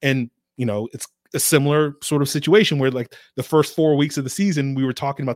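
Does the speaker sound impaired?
No.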